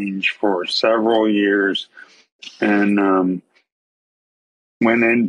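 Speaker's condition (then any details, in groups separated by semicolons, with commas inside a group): ALS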